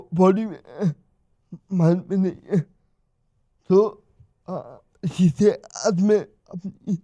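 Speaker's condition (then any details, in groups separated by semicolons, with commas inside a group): Cerebral palsy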